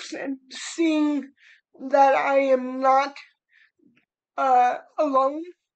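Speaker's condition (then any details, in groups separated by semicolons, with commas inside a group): Cerebral palsy; spastic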